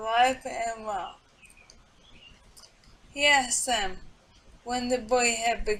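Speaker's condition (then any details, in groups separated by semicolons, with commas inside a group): Multiple sclerosis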